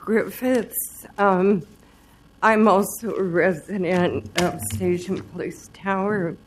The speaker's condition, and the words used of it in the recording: Tremor. Barbara Wirth is going to finish my speech.